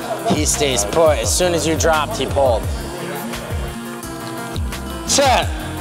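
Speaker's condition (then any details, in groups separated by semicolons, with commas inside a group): No condition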